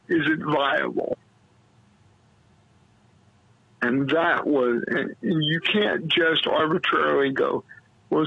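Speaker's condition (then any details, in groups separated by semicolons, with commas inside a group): Cerebral palsy; month in incubator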